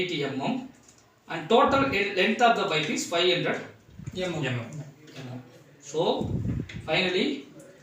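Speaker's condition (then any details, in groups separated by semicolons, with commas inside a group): No condition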